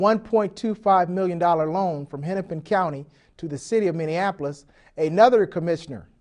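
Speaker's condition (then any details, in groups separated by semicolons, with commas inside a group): No condition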